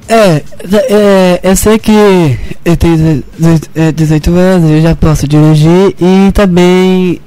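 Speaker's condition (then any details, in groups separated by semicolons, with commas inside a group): Down syndrome; 18 years old, turning 19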